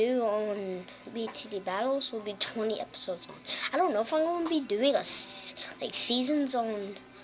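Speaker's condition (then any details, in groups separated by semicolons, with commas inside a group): No condition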